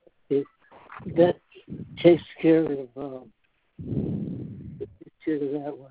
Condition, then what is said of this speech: Parkinson's disease. Is it a possibility if you could just speak a little bit louder?